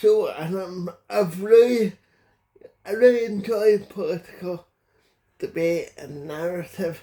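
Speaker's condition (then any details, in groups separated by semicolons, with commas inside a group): Cerebral palsy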